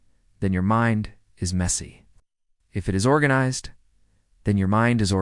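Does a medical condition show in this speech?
No.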